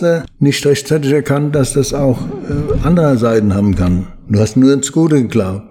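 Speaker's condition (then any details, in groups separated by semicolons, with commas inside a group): Parkinson's disease; well controlled on medication overseen by neurologist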